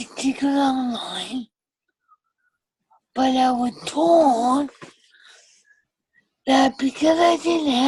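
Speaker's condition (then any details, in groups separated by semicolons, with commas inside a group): Cerebral palsy with ataxia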